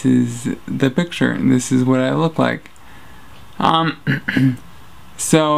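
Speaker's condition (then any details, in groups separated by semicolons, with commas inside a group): Traumatic brain injury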